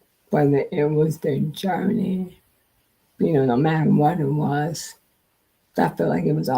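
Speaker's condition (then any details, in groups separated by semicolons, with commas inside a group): Multiple sclerosis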